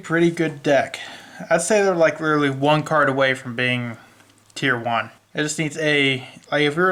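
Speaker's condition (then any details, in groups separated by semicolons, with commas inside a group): No condition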